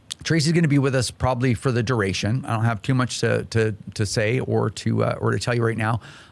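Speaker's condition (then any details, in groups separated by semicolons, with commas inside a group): No condition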